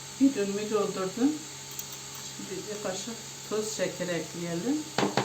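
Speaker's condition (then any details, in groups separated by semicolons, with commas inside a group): No condition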